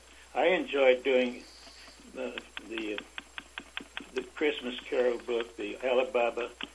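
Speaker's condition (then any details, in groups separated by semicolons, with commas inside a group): Parkinson's disease; about 25 years since onset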